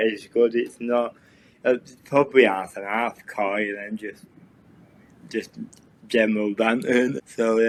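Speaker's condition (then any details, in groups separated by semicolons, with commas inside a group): Cerebral palsy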